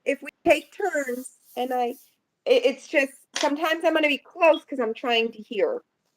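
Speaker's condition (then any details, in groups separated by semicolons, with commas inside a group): No condition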